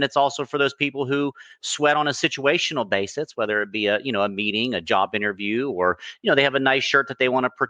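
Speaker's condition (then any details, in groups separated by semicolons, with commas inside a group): No condition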